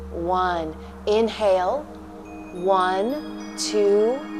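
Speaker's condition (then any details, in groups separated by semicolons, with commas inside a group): No condition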